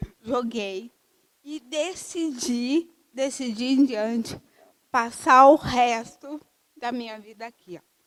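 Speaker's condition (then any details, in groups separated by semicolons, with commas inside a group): Cerebral palsy; from birth, uses wheelchair; 38 years old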